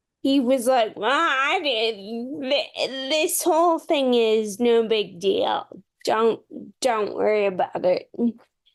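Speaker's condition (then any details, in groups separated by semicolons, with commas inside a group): Friedreich's ataxia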